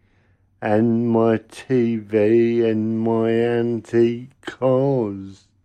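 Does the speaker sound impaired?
Yes: cerebral palsy; congenital.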